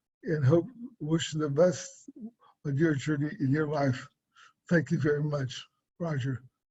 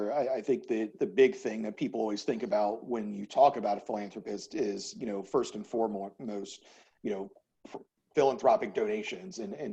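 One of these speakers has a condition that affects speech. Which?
The first: cerebral palsy; from birth, affects gait, swallowing and speech; diagnosed at age 60.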